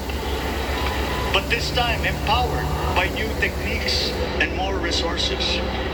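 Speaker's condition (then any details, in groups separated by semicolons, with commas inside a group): No condition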